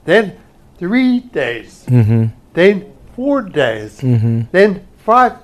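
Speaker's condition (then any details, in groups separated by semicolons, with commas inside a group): Stroke; speech affected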